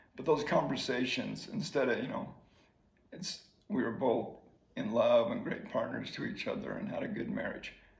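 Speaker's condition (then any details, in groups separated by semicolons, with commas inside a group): ALS; swallowing increasingly difficult, soft spoken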